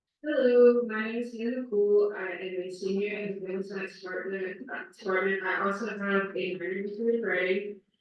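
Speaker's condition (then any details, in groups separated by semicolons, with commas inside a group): No condition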